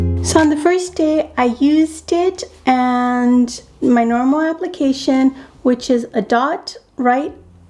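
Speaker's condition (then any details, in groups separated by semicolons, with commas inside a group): No condition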